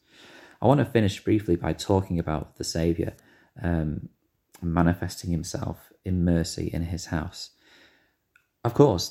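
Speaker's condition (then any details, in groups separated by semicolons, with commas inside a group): No condition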